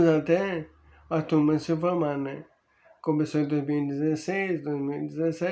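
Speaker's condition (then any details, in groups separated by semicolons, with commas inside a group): Amyotrophic lateral sclerosis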